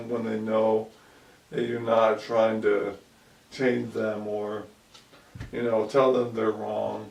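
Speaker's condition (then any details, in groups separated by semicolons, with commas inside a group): ALS; about 2 years since onset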